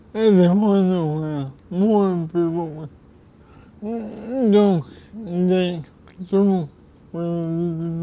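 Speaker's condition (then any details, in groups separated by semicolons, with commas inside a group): Cerebral palsy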